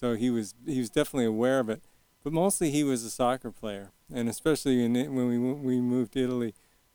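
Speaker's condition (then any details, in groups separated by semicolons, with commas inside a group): Young onset Parkinson's disease; shaky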